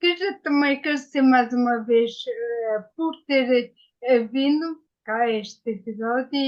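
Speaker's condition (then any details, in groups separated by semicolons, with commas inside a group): Ataxia after brain injury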